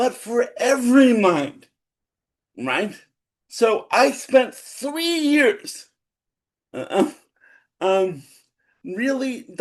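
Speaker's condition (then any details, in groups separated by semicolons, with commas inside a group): Cerebral palsy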